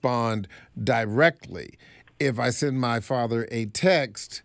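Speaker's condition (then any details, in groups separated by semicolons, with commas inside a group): No condition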